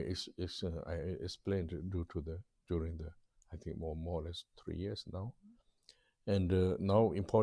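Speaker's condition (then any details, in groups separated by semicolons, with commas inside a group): No condition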